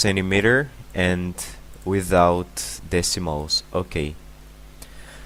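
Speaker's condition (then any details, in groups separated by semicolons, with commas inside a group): No condition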